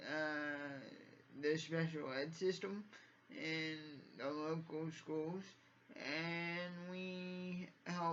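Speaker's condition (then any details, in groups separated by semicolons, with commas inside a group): Cerebral palsy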